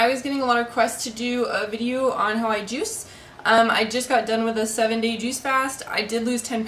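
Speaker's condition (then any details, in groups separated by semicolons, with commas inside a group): No condition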